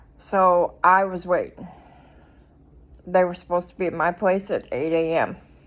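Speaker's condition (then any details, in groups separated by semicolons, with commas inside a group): Cerebral palsy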